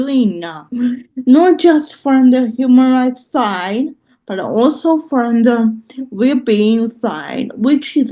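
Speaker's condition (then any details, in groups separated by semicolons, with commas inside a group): Cerebral palsy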